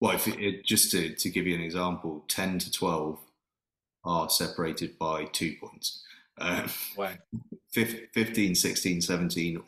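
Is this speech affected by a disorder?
No.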